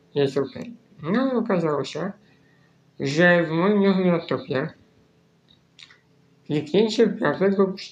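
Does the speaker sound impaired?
Yes: spinal muscular atrophy; arm and leg muscle wasting.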